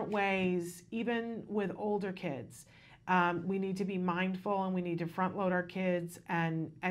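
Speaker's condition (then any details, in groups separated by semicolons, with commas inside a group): No condition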